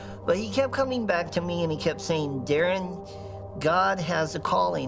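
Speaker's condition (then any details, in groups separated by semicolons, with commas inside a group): Bilateral cleft lip and palate; congenital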